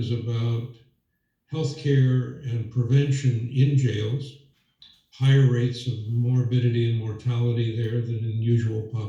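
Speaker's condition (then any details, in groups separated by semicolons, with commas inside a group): No condition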